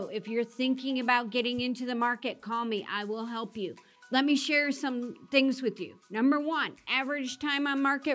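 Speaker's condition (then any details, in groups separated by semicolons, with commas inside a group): No condition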